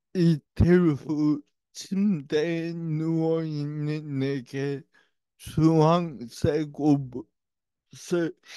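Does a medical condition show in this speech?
Yes: brain lesion disability.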